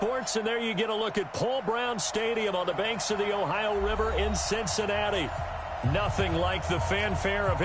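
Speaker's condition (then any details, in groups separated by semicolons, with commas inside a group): No condition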